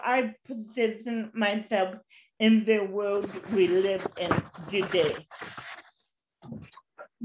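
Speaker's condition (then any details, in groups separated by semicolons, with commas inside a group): Cerebral palsy; since birth, walks with walker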